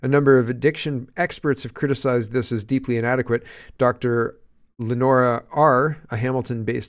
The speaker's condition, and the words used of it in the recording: None; typical speech.